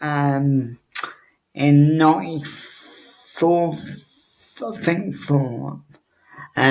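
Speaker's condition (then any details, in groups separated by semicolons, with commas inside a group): Cerebral palsy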